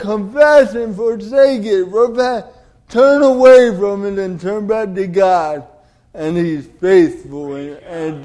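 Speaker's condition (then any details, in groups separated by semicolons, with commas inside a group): Cerebral palsy; delayed development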